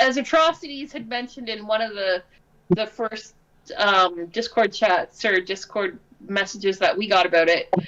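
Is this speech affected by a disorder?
No.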